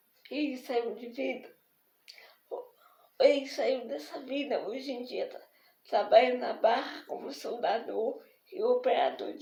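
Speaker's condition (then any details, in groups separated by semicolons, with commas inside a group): Spastic diplegic cerebral palsy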